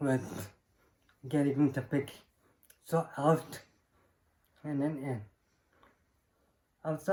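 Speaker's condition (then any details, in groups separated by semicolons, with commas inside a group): Cerebral palsy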